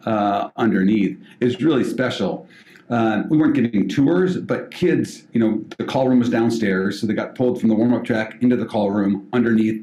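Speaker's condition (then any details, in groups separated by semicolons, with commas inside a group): No condition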